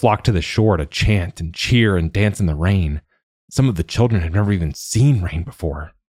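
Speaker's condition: No condition

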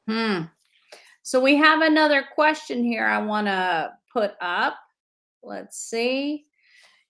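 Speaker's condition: No condition

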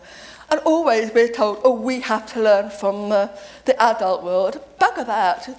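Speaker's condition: Deafness; deaf since age seven

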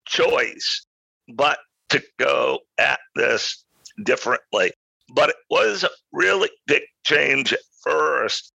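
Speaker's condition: Spasmodic dysphonia; over a decade since onset

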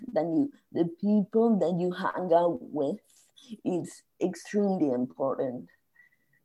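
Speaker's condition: Spasmodic dysphonia; diagnosed 6 months ago

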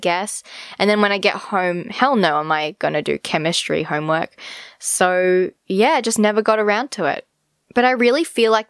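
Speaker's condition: No condition

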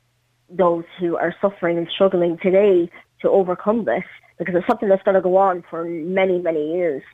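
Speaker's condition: Cleft palate; congenital, parents' Chernobyl radiation exposure, premature, over twenty surgeries, leg amputated, prosthetic limb age 12; all needed treatment received in Ireland, leads normal active life

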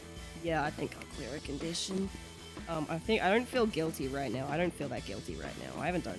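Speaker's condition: No condition

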